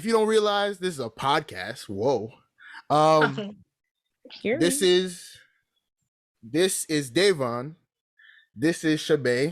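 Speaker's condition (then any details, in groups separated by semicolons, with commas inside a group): No condition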